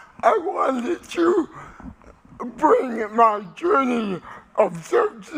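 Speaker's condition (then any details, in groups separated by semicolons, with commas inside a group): Cerebral palsy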